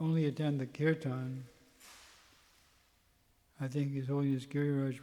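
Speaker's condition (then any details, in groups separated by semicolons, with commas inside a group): Parkinson's; tremor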